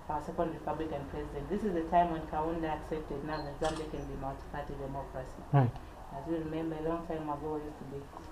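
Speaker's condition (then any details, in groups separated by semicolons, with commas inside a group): No condition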